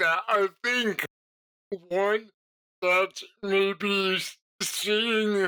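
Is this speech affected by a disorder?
Yes: cerebral palsy.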